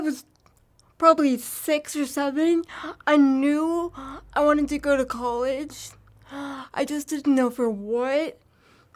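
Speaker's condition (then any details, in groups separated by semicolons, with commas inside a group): Cerebral palsy; from birth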